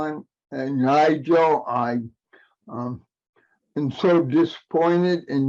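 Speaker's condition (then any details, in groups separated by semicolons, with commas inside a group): Cerebral palsy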